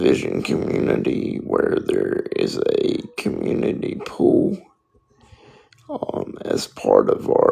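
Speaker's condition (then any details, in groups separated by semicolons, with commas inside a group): Spastic quadriplegic cerebral palsy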